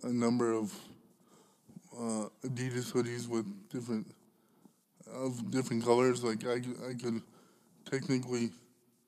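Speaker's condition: Cerebral palsy; smokes a lot of cannabis

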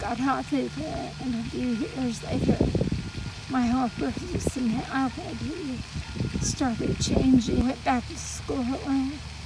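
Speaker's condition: Parkinson's disease; adolescent onset around 13, tremors and overactivity, misdiagnosed as ADHD, given Ritalin, diagnosed about ten years ago; no Parkinson's medication, natural supplements found by daughter, diet changes

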